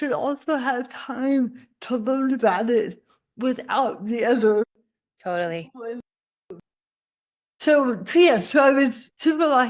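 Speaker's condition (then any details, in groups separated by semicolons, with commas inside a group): Cerebral palsy; spasticity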